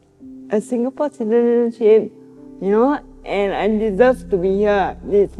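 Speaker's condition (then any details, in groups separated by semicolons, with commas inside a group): Cerebral palsy; swallowing very hard in past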